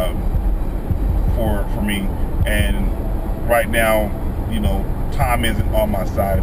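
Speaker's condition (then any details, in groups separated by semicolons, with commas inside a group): No condition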